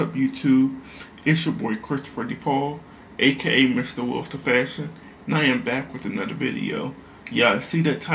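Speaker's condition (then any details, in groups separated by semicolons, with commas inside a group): Cerebral palsy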